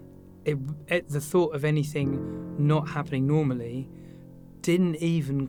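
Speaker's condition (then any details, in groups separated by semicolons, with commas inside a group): No condition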